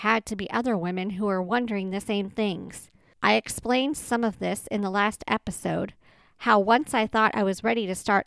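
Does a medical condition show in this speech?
Yes: cleft palate with Pierre Robin, Pierre Robin sequence, no cleft lip; congenital Pierre Robin, cleft palate without lip, one-side enlarged tongue hemangioma, three palate surgeries incl. uvula attachment; childhood sound substitutions from open palate, speech therapy through 4th-5th grade, normal since surgery near twelve.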